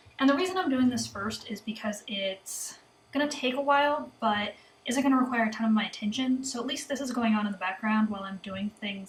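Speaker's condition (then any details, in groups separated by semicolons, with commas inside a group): No condition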